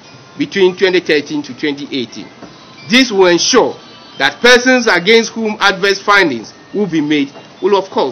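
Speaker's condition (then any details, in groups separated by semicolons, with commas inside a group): No condition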